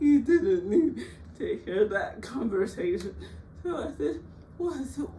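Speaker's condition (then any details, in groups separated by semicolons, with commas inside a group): Cerebral palsy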